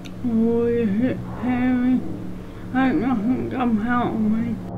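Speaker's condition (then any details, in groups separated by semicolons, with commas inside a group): Cerebral palsy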